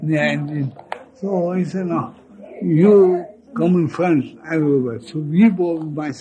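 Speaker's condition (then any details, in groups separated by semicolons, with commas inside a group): Speech loss after head injury; speech feels heavy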